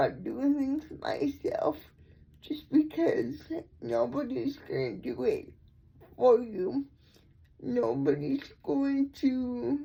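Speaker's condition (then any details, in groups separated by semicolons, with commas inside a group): Cerebral palsy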